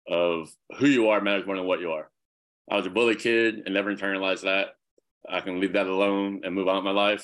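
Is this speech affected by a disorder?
Yes: cleft palate; congenital, severe.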